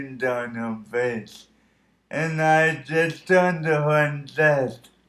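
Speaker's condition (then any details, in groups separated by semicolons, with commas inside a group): Cerebral palsy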